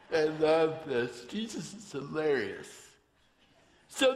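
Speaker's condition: Torsion dystonia; vocal cords twist with torso, voice cannot be controlled, altered speech

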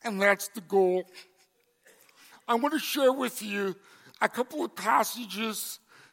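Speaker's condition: Cerebral palsy; congenital

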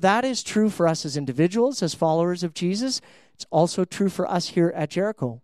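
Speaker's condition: No condition

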